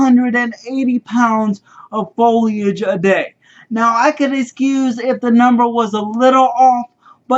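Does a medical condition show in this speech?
Yes: cerebral palsy.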